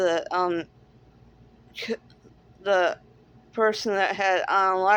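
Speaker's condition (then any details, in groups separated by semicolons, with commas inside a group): Cerebral palsy; speaks differently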